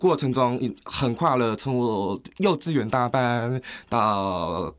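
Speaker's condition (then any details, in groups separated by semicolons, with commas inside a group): Hearing loss with cochlear implant; progressive hearing loss from childhood, cause unknown despite MRI, genetic testing; slight accent, often taken for overseas chinese or southeast asian, usually unnoticed, speaks well, normal word order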